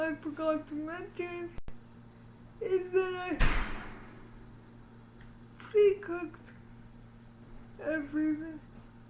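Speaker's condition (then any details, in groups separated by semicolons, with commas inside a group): Cerebral palsy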